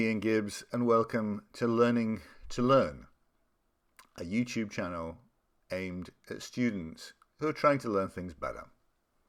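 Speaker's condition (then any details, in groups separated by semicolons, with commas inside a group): No condition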